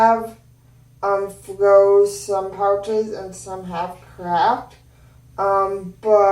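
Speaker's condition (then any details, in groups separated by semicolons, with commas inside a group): Cerebral palsy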